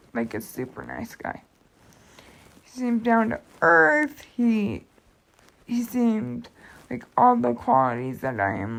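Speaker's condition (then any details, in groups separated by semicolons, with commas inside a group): Cerebral palsy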